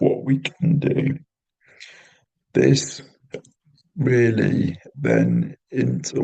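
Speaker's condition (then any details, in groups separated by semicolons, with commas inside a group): Cerebral palsy; intrathecal baclofen pump; neuro physio, occupational therapy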